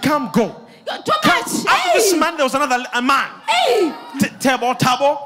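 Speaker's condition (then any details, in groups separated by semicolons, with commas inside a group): No condition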